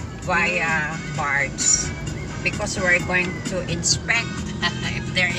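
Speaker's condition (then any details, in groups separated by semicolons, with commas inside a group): No condition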